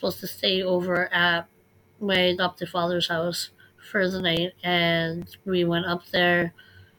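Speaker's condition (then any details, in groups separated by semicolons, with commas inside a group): Cleft lip and palate, unilateral cleft lip and palate; left nostril blocked by cartilage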